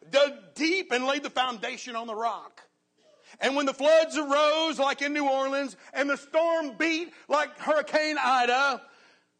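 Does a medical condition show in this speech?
No.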